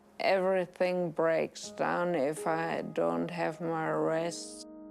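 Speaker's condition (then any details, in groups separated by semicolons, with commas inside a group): Severe traumatic brain injury, right-sided ataxia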